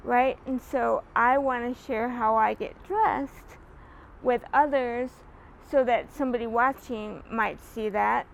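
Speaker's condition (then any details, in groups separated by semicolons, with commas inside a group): Cerebral palsy; spasticity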